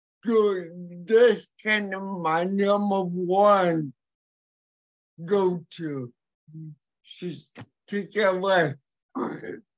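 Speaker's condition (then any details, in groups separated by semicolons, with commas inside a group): Cerebral palsy; hearing impaired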